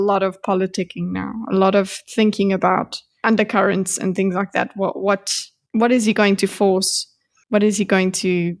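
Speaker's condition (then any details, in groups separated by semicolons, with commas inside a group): No condition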